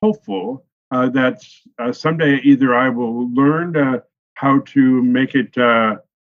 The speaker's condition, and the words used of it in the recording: Aphasia. I just have an expressive aphasia, which basically doesn't ... everything exactly the way you want to say it, but your mouth can't say it.